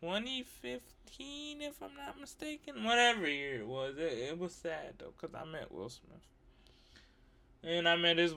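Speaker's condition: Cerebral palsy; wheelchair user

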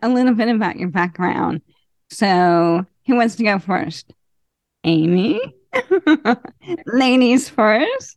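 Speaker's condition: ALS; ALS diagnosed at age 37, terminal, no cure

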